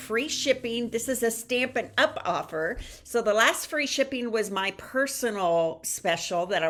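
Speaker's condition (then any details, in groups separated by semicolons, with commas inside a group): No condition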